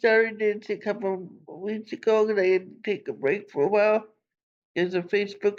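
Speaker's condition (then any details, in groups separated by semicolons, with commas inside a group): Cerebral palsy; from birth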